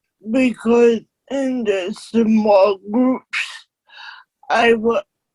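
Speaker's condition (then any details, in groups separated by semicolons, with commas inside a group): Cerebral palsy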